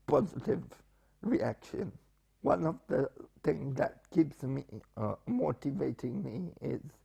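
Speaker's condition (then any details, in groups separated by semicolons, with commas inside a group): Spastic paraplegia with essential tremor; chronic, with essential tremor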